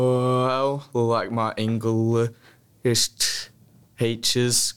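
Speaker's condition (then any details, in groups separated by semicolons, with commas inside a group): Stutter; therapy grades 1-4; prolonged sounds, blocks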